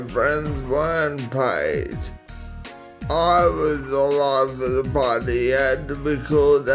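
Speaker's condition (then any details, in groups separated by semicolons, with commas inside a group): Traumatic brain injury; assault, C6 and C7 neck fractures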